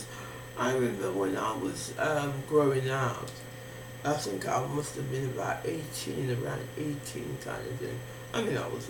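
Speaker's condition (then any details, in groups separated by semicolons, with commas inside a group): Facial palsy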